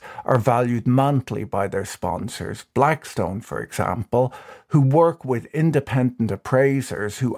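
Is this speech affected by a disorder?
No.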